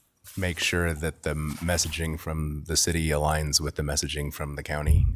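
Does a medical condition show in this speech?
No.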